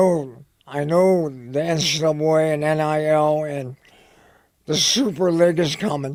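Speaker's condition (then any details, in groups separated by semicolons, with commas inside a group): Head and neck cancer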